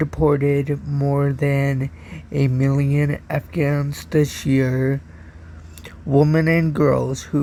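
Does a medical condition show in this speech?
Yes: cerebral palsy.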